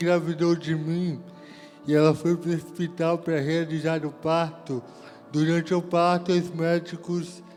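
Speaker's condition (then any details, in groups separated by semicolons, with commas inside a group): Cerebral palsy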